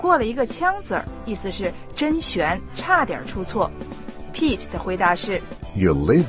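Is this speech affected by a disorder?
No.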